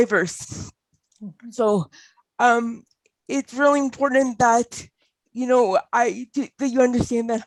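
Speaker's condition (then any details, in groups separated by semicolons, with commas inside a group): Cerebral palsy; mainly fine motor and speech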